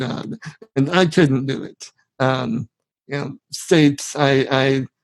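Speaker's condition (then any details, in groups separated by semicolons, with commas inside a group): Spinal muscular atrophy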